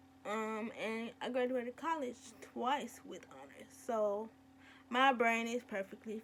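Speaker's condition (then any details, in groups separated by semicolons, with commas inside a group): Cerebral palsy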